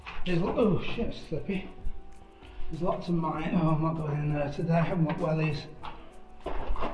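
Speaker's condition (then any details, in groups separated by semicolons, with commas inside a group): No condition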